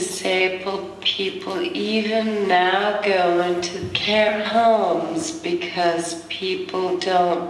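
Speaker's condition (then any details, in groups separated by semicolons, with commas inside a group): Cerebral palsy; diagnosed at age one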